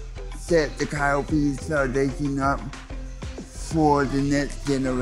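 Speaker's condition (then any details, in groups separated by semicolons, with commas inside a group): Cerebral palsy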